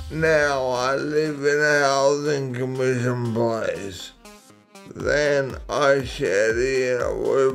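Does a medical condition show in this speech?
Yes: traumatic brain injury; assault, C6 and C7 neck fractures; extensive therapy, slowly regaining independence.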